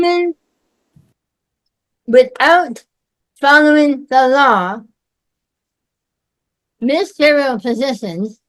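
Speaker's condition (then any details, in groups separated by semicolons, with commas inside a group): Myasthenia gravis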